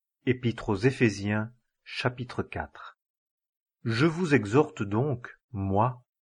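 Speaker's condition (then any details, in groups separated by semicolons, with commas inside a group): No condition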